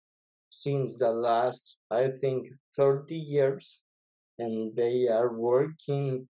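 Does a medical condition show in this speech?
Yes: infantile cerebral palsy; weakness walking.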